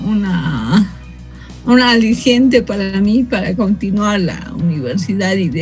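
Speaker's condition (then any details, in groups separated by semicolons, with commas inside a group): Cerebral palsy from birth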